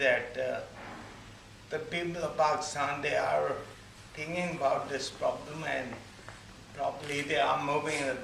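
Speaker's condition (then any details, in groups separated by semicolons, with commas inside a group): Friedreich's ataxia; Friedreich's ataxia, progressive, lower limbs affected; wheelchair user, diagnosed around age 20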